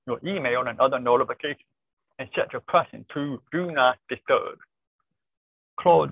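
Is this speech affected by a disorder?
Yes: deafness, born deaf, cochlear implant.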